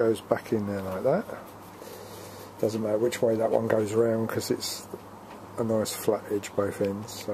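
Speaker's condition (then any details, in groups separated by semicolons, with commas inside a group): No condition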